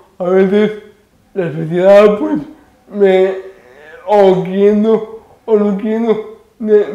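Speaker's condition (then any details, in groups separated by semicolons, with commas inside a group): Cerebral palsy; spasticity, involuntary movements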